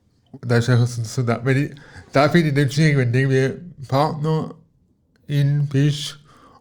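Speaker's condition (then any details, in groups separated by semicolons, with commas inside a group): Cerebral palsy; personal assistance via IV assistance contribution for almost 10 years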